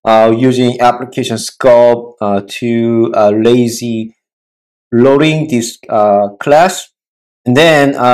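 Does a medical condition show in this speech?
No.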